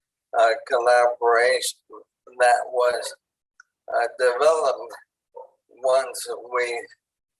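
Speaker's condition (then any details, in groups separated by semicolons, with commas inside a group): ALS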